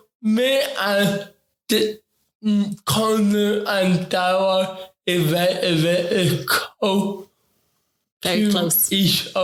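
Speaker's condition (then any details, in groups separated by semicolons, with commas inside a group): Ataxic cerebral palsy; affects talking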